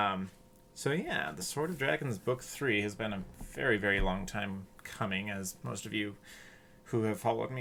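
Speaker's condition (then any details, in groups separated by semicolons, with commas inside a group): No condition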